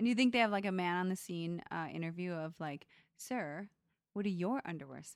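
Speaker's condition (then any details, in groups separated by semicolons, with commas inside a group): No condition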